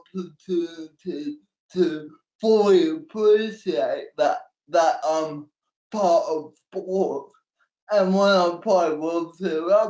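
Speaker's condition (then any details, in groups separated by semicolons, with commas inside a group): Cerebral palsy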